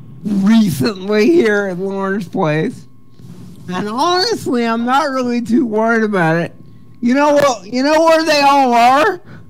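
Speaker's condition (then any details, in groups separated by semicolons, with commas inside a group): Cerebral palsy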